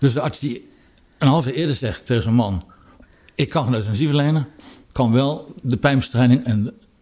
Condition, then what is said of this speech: Parkinson's disease. Moeilijk in elk geval dan vroeger.